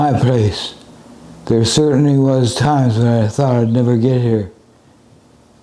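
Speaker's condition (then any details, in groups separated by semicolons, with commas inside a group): Advanced Parkinson's disease, severe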